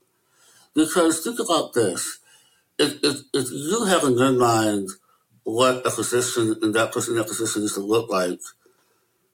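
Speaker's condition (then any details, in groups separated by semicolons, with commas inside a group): Möbius syndrome; incomplete lip closure, certain letters hard to pronounce, not understood by everybody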